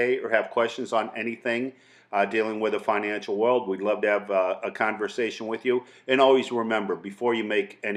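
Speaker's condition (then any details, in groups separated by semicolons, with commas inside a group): No condition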